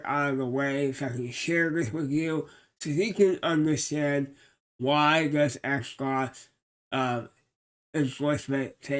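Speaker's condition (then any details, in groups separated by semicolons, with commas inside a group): Cerebral palsy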